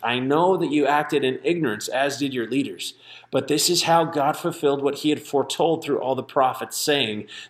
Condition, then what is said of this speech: None; typical speech.